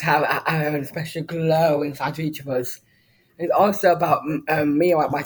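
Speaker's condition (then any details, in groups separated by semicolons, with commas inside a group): Down syndrome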